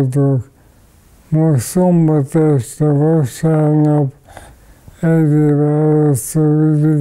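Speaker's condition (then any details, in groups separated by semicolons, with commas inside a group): ALS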